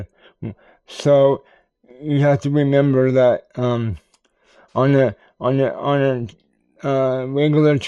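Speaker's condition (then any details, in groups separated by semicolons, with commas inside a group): Cerebral palsy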